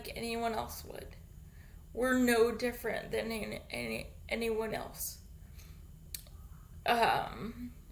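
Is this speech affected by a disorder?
Yes: cerebral palsy; infant ventilator.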